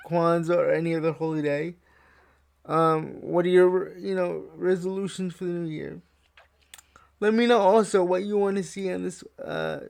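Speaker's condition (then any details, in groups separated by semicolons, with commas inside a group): Cerebral palsy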